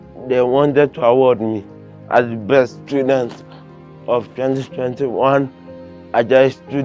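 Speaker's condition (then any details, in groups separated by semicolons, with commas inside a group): Cerebral palsy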